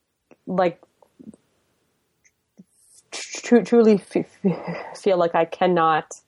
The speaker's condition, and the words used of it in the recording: Stuttering. But when I have a really hard block, it's so hard to stay present.